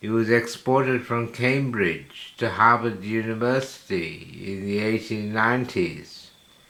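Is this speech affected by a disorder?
Yes: slurred speech from poisoning.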